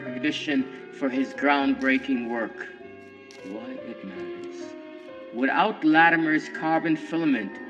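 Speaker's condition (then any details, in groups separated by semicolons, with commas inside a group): No condition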